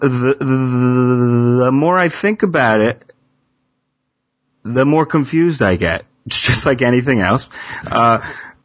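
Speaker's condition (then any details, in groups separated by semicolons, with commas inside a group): Stuttering; person who stutters, working on stuttering, okay stuttering in front of people; anxiety about stuttering or social communication has paralyzing effect; repeated sounds, prolonged sounds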